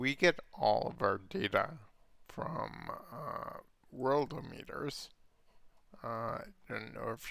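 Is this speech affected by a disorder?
Yes: multiple sclerosis.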